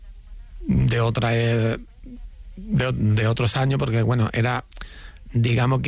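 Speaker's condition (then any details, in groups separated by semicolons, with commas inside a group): Stuttering; stuttering since childhood; mild stuttering; a little stuttering, noticeable during this conversation; repeated sounds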